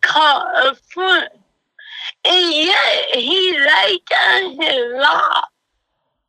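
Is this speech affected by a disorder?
Yes: cerebral palsy; self-described as half-CP.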